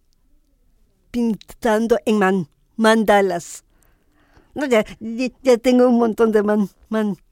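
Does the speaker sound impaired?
Yes: Down syndrome; adult woman.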